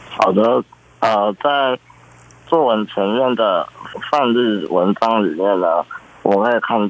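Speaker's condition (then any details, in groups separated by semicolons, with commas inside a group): Congenital muscular dystrophy; present from birth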